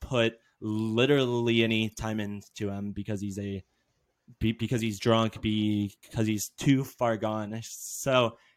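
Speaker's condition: Stuttering; varies day to day with bad talking days, called not a disability but annoying; massive pauses, little breaks in speech; repeated sounds, blocks

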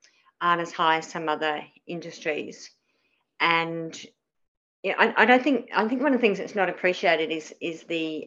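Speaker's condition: Cleft palate; spoke differently as child

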